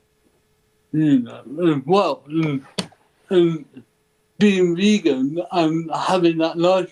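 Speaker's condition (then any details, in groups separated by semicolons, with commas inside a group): Cerebral palsy; ataxic type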